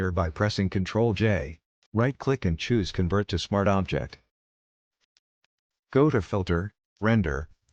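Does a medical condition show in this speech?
No.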